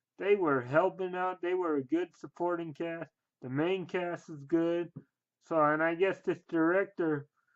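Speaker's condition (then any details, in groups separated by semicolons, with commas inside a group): Cerebral palsy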